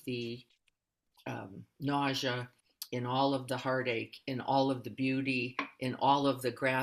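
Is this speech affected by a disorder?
No.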